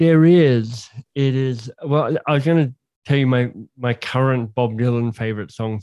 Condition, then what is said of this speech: Cleft palate. So you can probably hear that in my voice. It's a bit leaky around things.